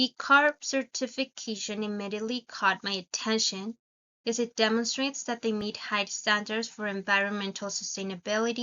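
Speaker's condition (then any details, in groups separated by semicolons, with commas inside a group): No condition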